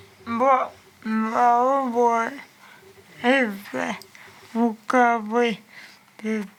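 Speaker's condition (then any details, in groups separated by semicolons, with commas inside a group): Cerebral palsy; from birth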